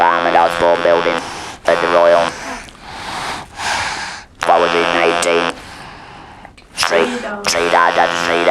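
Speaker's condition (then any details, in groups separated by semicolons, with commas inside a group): Laryngeal cancer with laryngectomy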